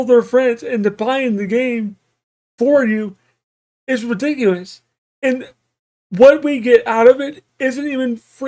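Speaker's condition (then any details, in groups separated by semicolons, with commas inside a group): Cerebral palsy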